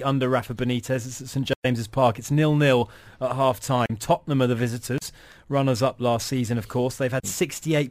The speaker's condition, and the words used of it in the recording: None; typical speech.